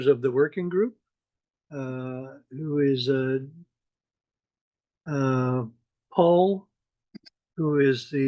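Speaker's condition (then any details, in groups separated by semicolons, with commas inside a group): No condition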